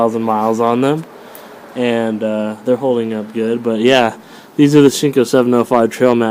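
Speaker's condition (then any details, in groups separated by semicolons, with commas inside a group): No condition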